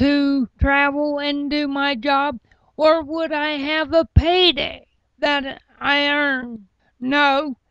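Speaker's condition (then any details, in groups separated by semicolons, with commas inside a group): Cerebral palsy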